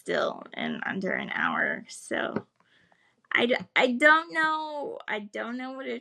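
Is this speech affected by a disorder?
Yes: cerebral palsy, spastic; able to speak.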